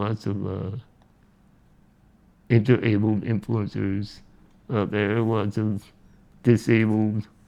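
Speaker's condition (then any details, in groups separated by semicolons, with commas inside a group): Spinal muscular atrophy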